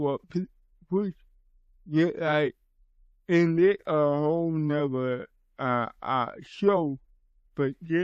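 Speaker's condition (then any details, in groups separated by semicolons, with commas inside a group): Cerebral palsy; from birth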